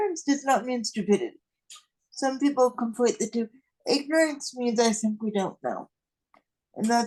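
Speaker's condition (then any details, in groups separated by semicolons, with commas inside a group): Cerebral palsy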